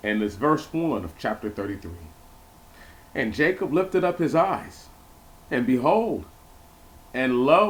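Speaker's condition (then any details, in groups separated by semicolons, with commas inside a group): No condition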